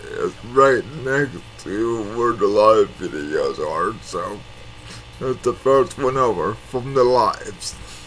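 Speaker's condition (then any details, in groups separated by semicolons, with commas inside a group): Cerebral palsy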